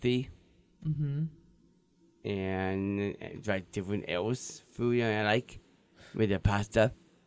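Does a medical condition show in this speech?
Yes: Down syndrome.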